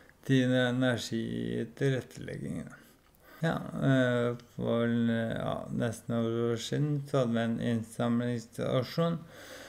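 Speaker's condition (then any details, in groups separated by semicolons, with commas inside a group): ALS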